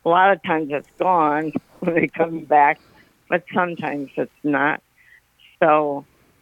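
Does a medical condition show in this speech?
Yes: Parkinson's; recent onset.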